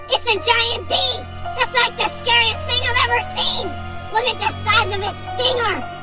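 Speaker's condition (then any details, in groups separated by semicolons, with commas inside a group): No condition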